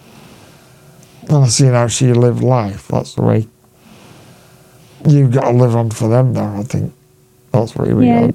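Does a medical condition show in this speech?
Yes: Duchenne muscular dystrophy; night ventilator, past punctured lung on night ventilator, week in hospital, painful breathing in, healed itself.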